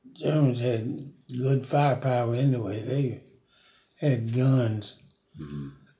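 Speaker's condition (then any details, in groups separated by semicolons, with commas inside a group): Parkinson's disease; never broken a bone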